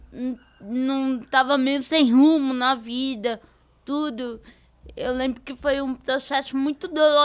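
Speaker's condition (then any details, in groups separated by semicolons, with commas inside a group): Cerebral palsy; diparetic form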